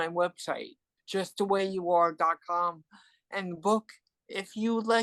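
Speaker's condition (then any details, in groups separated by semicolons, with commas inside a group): Cerebral palsy; from birth, hearing loss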